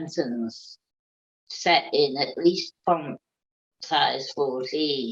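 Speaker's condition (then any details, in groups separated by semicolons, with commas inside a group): Cerebral palsy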